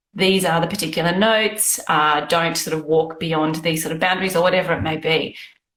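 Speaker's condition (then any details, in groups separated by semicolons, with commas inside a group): No condition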